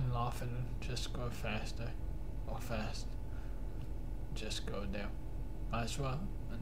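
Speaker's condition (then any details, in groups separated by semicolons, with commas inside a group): Cerebral palsy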